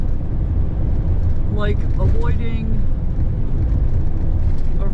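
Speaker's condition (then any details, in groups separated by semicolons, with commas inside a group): No condition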